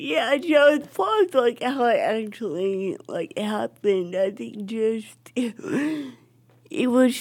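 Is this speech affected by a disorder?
Yes: cerebral palsy; cerebral palsy from oxygen deprivation at birth, affects speech, movement, balance, wheelchair, earlier physical therapy, walker; jokingly called a god-given accent.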